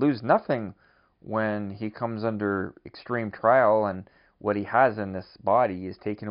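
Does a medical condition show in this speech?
No.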